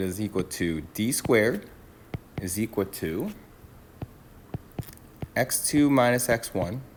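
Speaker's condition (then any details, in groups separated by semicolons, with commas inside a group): No condition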